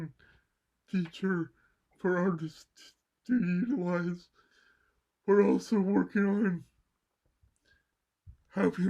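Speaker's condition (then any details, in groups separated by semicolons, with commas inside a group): Cerebral palsy; mild left side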